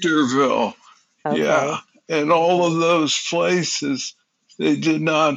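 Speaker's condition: Parkinson's disease, young-onset

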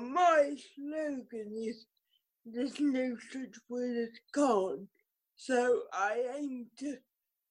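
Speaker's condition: Cerebral palsy; riding as physio from age 2

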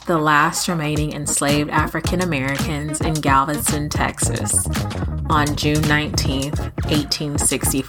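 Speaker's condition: No condition

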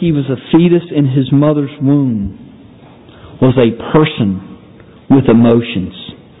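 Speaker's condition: No condition

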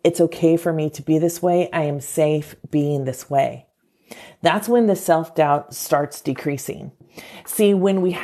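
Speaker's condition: No condition

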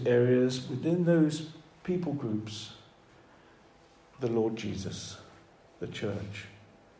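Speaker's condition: No condition

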